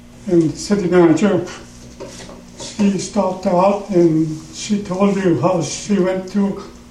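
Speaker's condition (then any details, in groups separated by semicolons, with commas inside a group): Parkinson's; trouble in the throat when speaking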